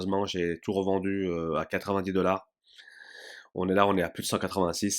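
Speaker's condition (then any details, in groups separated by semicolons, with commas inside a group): No condition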